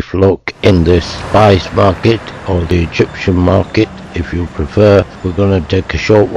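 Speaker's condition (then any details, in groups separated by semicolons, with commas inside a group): Motor neuron disease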